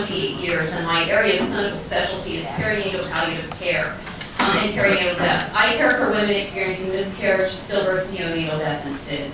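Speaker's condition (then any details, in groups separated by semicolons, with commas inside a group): No condition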